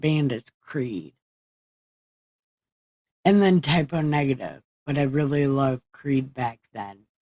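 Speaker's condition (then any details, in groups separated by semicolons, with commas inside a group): Brain injury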